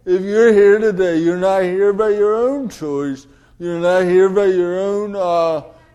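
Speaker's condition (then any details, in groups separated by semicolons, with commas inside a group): Cerebral palsy; delayed development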